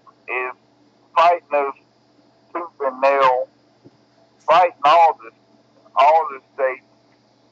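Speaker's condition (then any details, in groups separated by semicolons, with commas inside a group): Cerebral palsy; bedbound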